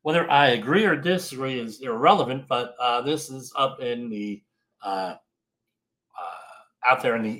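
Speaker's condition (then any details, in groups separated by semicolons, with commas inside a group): Bilateral cleft lip and palate; from birth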